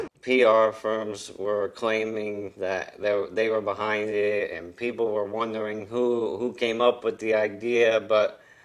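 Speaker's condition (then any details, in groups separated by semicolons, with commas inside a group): ALS; arms too weak to use, young-adult onset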